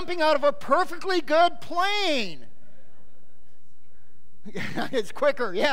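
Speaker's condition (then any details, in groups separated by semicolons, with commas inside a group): No condition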